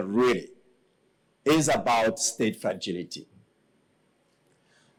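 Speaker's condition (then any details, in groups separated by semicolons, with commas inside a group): No condition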